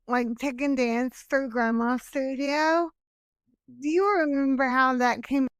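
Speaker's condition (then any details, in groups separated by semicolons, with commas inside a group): Cerebral palsy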